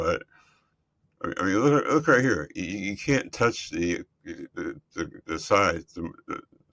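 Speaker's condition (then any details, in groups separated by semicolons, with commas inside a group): Multiple system atrophy; central hypoventilation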